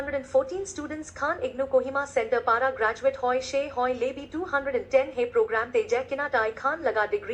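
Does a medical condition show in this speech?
No.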